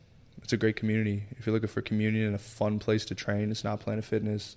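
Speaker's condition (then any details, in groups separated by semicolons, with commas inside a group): No condition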